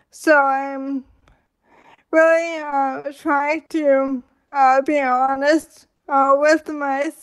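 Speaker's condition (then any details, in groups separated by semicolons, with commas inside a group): ALS; slurred speech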